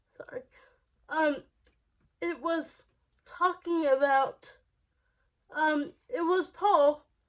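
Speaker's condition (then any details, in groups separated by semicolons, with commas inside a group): Cerebral palsy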